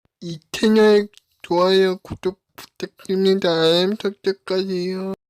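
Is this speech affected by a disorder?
Yes: cerebral palsy; brain lesion.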